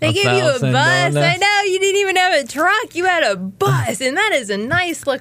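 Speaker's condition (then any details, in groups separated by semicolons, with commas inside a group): No condition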